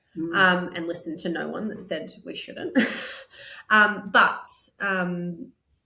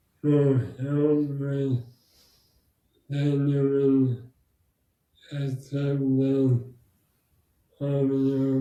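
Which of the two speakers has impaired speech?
The second: bulbar and upper limb MND; bulbar and upper limb onset, thyroid removed before diagnosis; over 1.5 years since diagnosis, cannot walk, hands useless, no feeding tube; voice gone, swallowing affected, respiratory function good.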